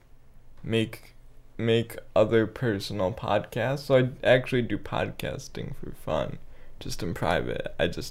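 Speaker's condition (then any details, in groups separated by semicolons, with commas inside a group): Cerebral palsy, spastic quadriplegia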